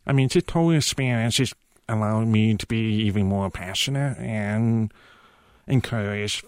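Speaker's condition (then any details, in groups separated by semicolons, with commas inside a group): Profound deafness; cochlear implants received at age 18, interpreter used on Project Runway; uses cochlear implants, now hears sounds such as rain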